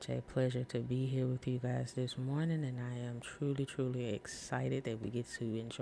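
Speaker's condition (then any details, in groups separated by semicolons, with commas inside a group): No condition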